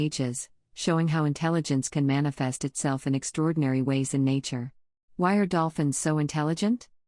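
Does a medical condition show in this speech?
No.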